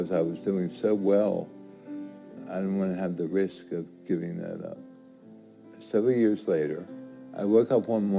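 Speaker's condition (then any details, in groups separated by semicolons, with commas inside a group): Tardive dyskinesia; antipsychotic medication cause, affects face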